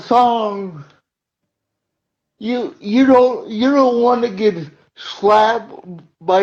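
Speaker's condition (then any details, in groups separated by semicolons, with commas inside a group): Cerebral palsy; uses wheelchair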